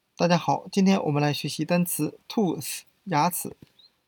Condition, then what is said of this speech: None; typical speech.